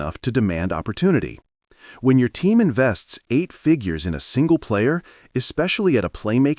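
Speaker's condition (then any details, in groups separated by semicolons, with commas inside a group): No condition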